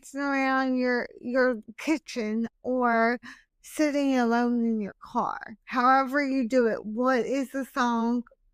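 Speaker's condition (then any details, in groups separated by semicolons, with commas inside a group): Hemiplegic cerebral palsy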